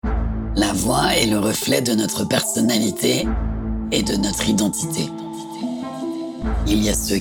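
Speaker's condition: Vocal cord cancer, head and neck cancer

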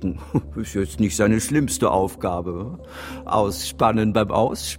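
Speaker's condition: No condition

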